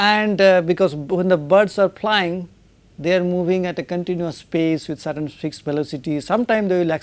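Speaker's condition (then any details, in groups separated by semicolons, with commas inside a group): No condition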